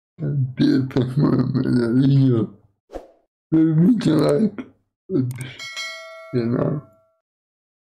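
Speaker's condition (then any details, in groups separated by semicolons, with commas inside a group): Cerebral palsy; childhood onset, uses one hand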